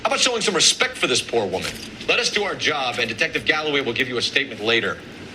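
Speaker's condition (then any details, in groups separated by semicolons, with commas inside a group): No condition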